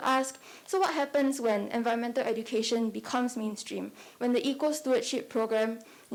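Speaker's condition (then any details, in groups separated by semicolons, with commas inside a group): No condition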